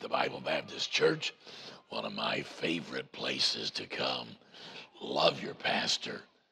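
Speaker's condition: Voice box removal needed; vocal cord cancer

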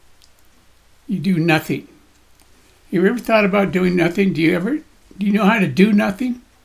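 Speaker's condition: Parkinson's disease; voice shakes, body shakes

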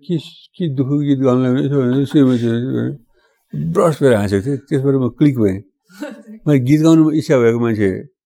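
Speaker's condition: Parkinson's disease; can't stride short distances

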